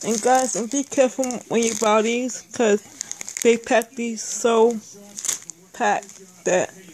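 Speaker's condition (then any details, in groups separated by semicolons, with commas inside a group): Speech impairment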